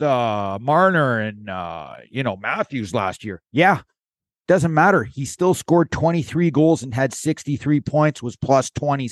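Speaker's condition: No condition

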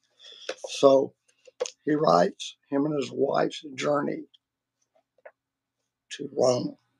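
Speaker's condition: Vocal cord surgery; including laser treatment

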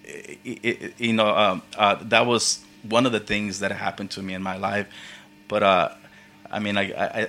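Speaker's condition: Stuttering; stutters at times, apologises and laughs at self to reset, stutter then goes away; repeated sounds, repeated words

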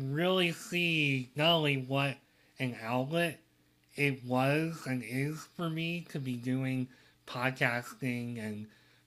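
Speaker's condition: Cleft lip and palate

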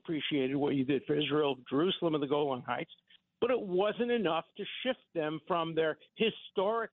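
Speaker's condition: No condition

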